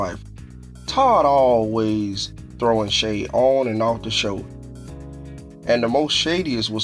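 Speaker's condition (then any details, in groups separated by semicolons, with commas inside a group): No condition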